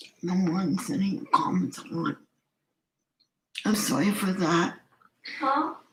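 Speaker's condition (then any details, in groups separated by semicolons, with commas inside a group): Cerebral palsy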